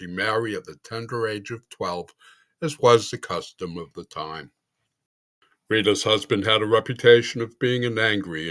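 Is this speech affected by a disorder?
No.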